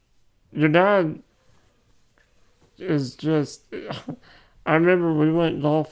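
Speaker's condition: Muscular dystrophy; life expectancy uncertain

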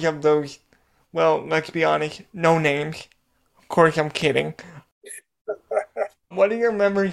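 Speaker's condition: Cerebral palsy; wheelchair user

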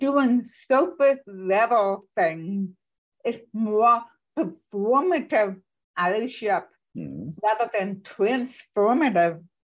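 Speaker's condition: Profoundly deaf; born profoundly deaf, learned speech and lip-reading growing up, no sign language, cochlear implant (bionic ear); listens by lip-reading plus cochlear implant, cannot understand speech with eyes closed, noise blocks implant use; speaks with own voice

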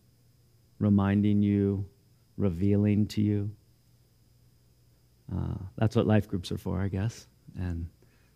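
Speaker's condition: No condition

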